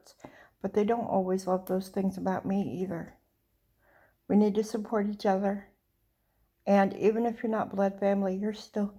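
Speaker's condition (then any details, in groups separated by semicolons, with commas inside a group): Cerebral palsy; speech noticeably atypical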